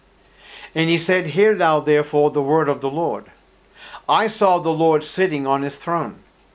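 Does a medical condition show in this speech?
No.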